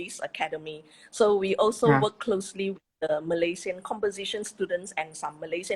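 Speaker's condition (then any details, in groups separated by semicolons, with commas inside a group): No condition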